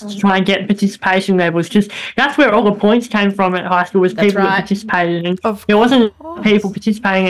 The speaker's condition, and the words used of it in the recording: Cleft palate. But I'm so incredible to see how far I've come with my speech.